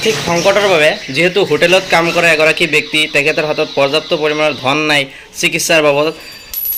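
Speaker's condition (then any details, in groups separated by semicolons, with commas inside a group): No condition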